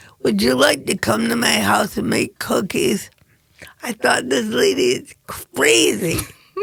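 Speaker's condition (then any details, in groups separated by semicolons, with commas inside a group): Cerebral palsy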